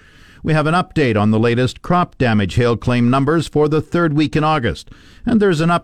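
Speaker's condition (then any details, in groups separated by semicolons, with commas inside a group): No condition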